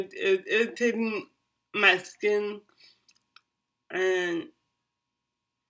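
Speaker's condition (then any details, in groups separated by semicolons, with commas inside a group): Cerebral palsy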